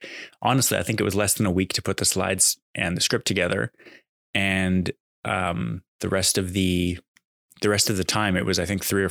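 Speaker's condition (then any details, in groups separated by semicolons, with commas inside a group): No condition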